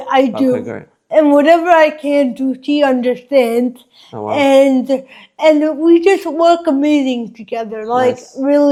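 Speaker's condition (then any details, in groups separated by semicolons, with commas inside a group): Cerebral palsy; from birth, affects walking, face, mouth; muscle transfer surgery; walking still affected, improved after surgery; affects speech, mouth and face, drooling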